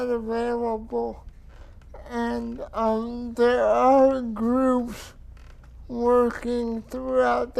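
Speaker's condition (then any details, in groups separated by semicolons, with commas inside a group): Cerebral palsy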